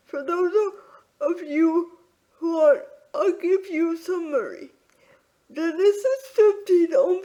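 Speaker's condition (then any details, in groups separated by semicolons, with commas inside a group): Quadriplegic cerebral palsy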